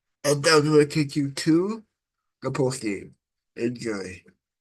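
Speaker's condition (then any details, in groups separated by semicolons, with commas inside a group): Cerebral palsy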